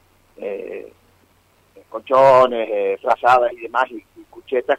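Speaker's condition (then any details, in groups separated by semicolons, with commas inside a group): No condition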